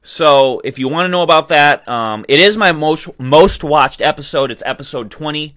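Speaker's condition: No condition

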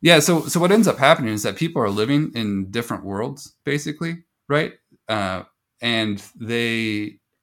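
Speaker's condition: No condition

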